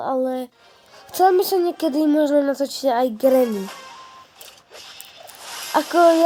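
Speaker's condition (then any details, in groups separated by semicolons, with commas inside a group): No condition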